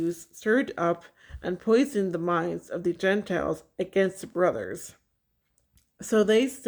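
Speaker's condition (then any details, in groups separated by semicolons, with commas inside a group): No condition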